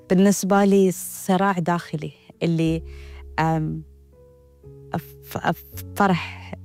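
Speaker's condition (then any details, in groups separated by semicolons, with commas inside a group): Stuttering; hereditary stuttering, ongoing; repeated whole words, e.g. 'that I' said four times; prolonged sounds, blocks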